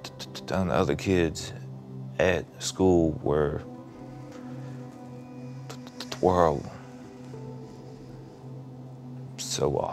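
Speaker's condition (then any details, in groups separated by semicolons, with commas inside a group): Stutter; stutter since school age, onset after seeing father beating mother, fright; blocks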